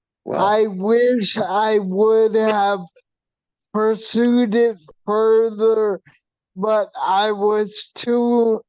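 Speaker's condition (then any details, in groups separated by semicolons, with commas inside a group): Hydrocephalus with shunt failure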